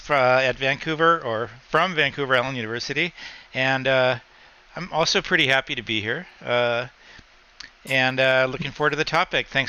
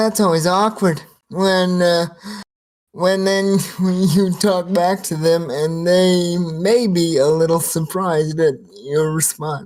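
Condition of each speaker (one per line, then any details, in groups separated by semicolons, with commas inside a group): No condition
Cerebral palsy, spastic quadriplegia; spastic quadriplegia, from birth; quite severe; speech mostly unaffected, problems when talking fast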